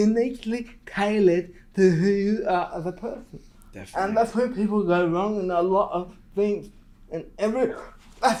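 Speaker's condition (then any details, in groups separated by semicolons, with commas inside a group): Cerebral palsy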